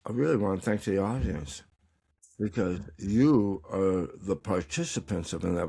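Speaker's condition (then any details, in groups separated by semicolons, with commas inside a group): Tongue cancer; recovering, tongue exercises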